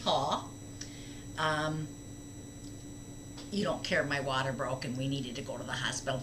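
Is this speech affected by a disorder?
No.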